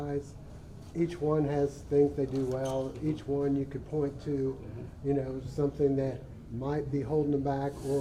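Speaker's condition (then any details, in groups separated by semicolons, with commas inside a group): No condition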